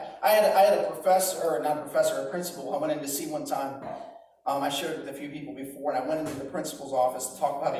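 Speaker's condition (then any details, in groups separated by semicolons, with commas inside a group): No condition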